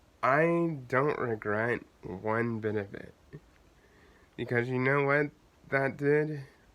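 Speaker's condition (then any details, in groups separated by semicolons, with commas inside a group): Cerebral palsy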